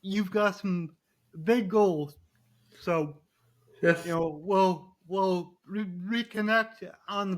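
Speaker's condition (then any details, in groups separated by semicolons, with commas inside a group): Cerebral palsy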